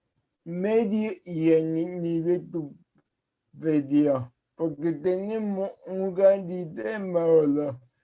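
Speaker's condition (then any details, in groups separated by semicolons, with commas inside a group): Cerebral palsy; speaks as if with potato in mouth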